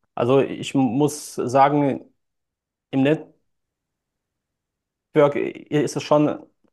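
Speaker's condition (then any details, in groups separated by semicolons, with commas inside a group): Stuttering; since childhood, hard in childhood, youth, school and nearly all speaking situations; compensates by outsourcing phone calls, social media and texting, speaks on stage; speech hangs at times, part-word repetitions; prolonged sounds, blocks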